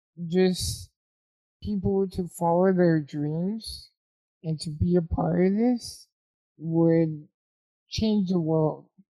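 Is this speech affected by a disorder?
Yes: spinal muscular atrophy type 2.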